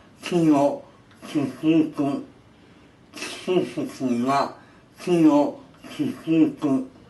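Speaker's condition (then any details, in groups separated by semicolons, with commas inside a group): Head and neck cancer; wears speech aid; wearing speech aid; high nasality without speech aid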